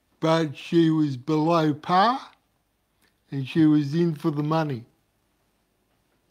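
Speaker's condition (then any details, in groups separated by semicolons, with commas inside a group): Cerebral palsy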